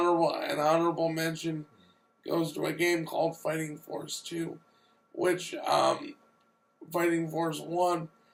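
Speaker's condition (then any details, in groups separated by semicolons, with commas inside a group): Cerebral palsy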